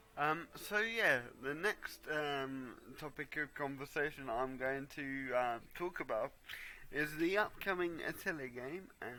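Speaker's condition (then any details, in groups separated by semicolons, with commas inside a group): Cerebral palsy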